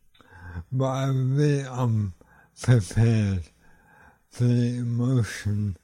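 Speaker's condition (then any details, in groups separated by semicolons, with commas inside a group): ALS; ALS (Lou Gehrig's disease), motor neurons dying, possible diagnosis about a year ago; rode recumbent tricycle after fall in Arizona, three emergency room visits; voice already affected by condition, used to be fairly soft-spoken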